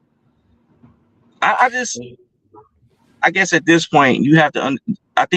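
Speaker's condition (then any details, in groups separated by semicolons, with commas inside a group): No condition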